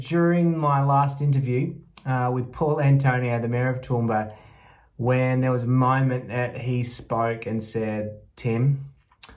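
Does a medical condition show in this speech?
No.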